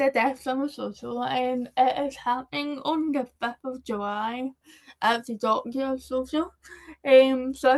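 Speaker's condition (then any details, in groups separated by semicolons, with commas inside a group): Cerebral palsy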